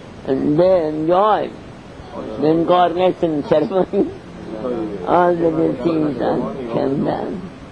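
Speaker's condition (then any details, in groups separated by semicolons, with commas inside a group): Deafness; cannot hear audience questions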